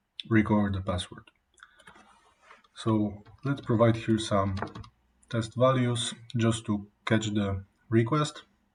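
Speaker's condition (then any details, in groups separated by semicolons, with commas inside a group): No condition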